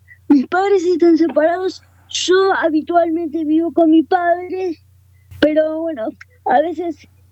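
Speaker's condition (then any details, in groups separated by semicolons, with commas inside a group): Cerebral palsy, quadriparesis; wheelchair user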